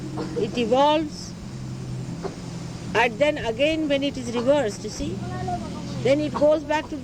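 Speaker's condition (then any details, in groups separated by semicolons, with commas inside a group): No condition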